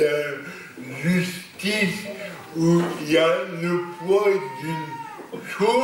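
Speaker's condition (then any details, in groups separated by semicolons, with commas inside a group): Cerebral palsy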